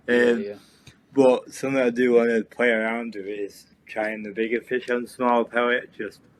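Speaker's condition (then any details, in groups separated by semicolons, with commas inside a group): Cerebral palsy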